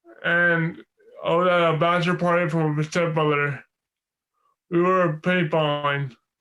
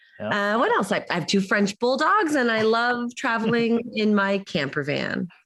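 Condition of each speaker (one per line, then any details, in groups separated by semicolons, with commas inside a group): Traumatic brain injury; car crash, impaired balance and coordination; coma about three months, rehab and physiotherapy, much improved; dysarthria, weak speech muscles, unclear effortful speech, sounds drunk
No condition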